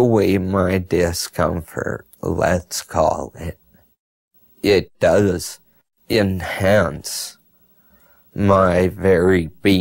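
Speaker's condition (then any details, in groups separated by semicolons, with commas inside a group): Multiple sclerosis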